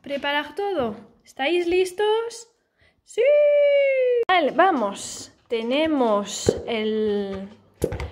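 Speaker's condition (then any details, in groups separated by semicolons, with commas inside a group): No condition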